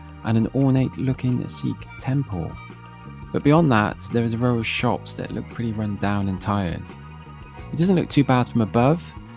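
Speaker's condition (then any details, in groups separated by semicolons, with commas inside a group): No condition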